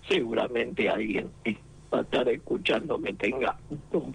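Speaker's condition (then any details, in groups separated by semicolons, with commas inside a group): Laryngectomy, esophageal speech; cancer reported all well after surgery and treatment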